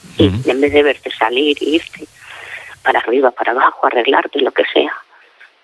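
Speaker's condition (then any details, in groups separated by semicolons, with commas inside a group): Facial palsy; facial palsy after cancer surgery three years ago, age 47 now, ongoing medical follow-up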